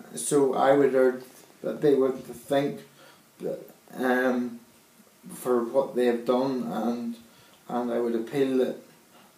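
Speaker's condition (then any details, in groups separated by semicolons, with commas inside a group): Cerebral palsy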